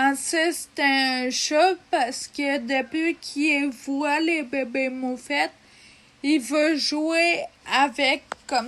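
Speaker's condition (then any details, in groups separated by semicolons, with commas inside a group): Ataxia; degenerative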